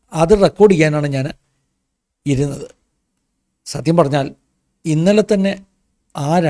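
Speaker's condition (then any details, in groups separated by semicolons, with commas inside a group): No condition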